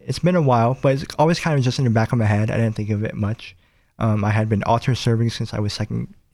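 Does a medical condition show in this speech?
Yes: cleft palate; congenital cleft palate involving mouth.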